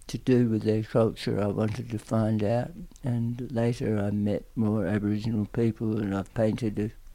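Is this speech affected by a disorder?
Yes: tongue cancer; aggressive tongue cancer.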